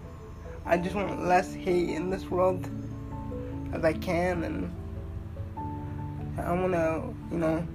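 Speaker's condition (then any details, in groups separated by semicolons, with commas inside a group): Cerebral palsy; uses wheelchair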